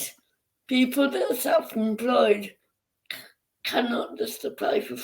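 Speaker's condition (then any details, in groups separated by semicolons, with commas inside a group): Cerebral palsy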